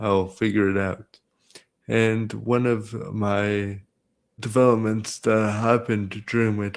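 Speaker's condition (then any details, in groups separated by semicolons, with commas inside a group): Cerebral palsy; present from birth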